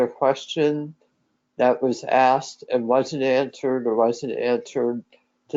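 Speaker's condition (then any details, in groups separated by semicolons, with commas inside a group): Head and neck cancer; severe difficulty swallowing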